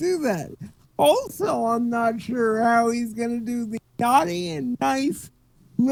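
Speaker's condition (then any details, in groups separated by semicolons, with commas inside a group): Cerebral palsy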